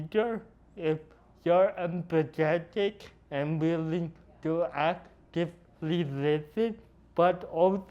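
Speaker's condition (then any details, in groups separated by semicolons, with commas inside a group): Cerebral palsy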